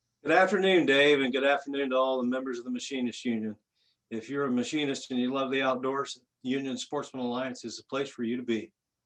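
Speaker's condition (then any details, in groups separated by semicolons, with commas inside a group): No condition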